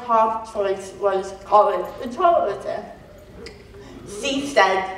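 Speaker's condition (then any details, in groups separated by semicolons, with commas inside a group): Cerebral palsy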